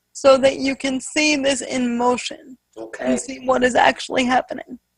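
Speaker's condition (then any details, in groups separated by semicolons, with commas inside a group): Spastic quadriplegic cerebral palsy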